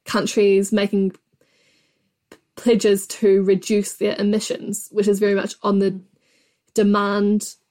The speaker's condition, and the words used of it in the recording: Stuttering. I have a stammer, so mm. as you have noticed, it like takes me slightly longer to say something sometimes.